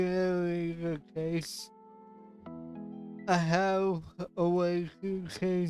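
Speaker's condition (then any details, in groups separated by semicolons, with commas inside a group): Cerebral palsy; affects voice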